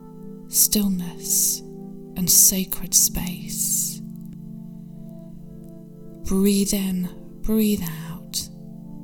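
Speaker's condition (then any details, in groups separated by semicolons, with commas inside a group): No condition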